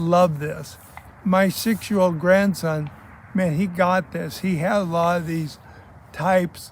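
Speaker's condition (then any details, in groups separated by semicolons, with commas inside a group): ALS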